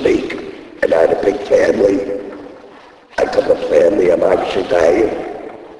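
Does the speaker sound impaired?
Yes: laryngectomy; voice box removed by operation, device placed in throat, voice first lost at racetrack; speaks using device in throat, needs thumb to talk.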